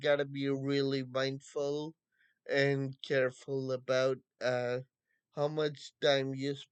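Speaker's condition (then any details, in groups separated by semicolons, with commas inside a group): Friedreich's ataxia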